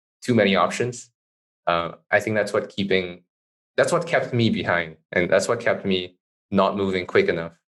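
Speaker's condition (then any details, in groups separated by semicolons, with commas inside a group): No condition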